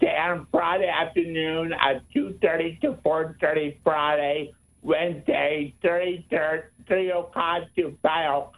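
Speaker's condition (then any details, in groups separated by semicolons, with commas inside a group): Speech impediment; tries to talk really clearly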